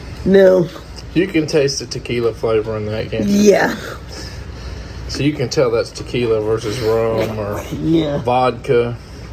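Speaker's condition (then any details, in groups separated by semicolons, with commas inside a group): No condition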